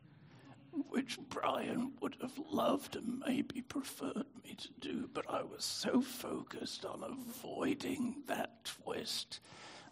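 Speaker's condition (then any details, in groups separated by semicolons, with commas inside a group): Spasmodic dystonia; affected voice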